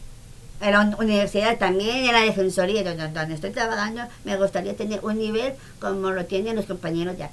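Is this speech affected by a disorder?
Yes: Down syndrome.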